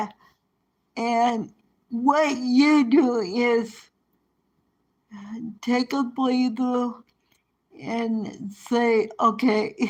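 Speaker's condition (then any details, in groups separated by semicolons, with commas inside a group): Cerebral palsy; present from birth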